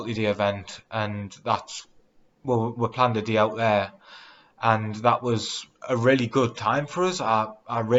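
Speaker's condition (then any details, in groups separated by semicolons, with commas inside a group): No condition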